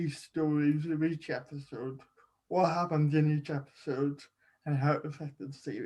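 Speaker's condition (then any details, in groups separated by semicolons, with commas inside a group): Cerebral palsy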